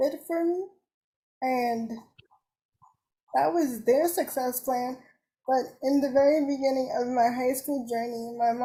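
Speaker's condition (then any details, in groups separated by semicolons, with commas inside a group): Cerebral palsy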